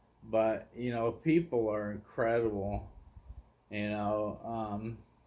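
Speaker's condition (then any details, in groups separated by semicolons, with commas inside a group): ALS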